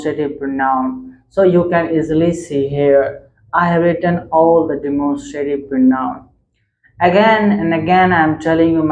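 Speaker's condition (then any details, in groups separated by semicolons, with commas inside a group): No condition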